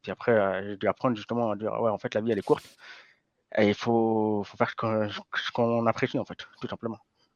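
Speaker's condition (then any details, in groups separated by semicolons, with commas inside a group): Hearing impairment from birth, congenital; degenerative hearing loss, may get worse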